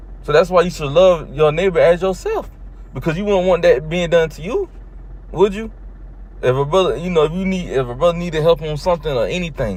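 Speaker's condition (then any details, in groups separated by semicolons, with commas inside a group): No condition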